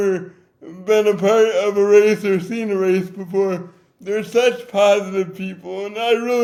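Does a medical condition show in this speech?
Yes: cerebral palsy; difficult to talk.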